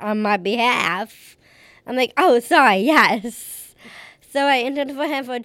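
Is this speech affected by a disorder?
Yes: Down syndrome; age 31.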